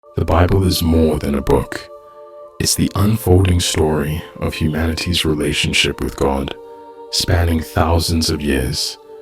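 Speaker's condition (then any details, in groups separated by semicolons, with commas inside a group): No condition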